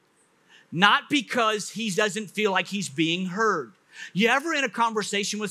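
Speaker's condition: No condition

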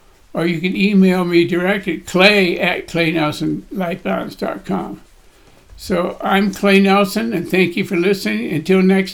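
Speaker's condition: Parkinson's disease; voice shakes, body shakes

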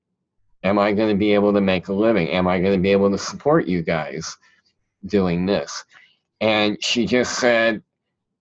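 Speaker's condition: Cleft palate; cleft palate and cleft lip

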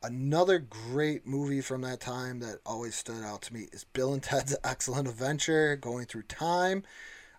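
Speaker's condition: No condition

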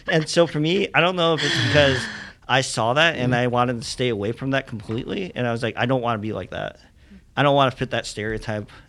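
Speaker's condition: Cleft lip and palate; congenital

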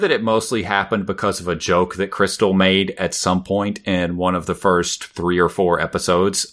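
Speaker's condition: No condition

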